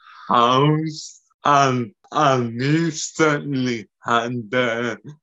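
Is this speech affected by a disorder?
Yes: cerebellar and spinal ataxia; degenerative nervous system disease, works with physio; ataxia affects speech, movement, hand movement, daily activities.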